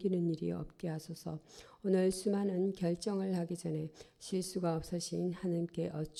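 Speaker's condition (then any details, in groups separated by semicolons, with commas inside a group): No condition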